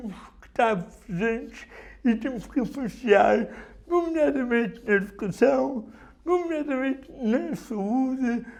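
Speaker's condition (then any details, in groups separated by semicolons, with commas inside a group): Cerebral palsy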